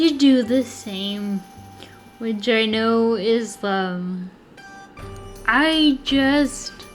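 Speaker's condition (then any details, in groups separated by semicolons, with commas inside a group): Friedreich's ataxia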